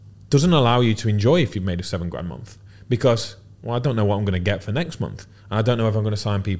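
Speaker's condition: No condition

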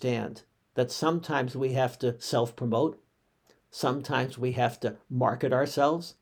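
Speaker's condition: No condition

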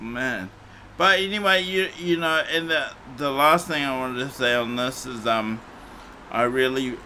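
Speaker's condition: Cerebral palsy; morphine not allowed after it

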